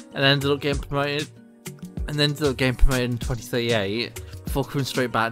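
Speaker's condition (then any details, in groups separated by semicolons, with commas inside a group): No condition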